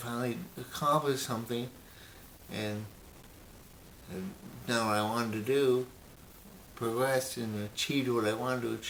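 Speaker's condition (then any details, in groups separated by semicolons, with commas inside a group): Brain injury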